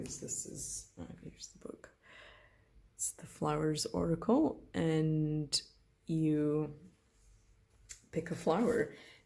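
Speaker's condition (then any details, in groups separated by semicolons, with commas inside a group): No condition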